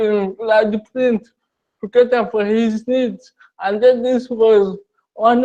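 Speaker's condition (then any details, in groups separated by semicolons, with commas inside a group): Cerebral palsy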